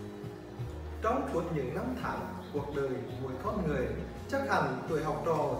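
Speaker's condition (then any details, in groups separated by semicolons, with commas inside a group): No condition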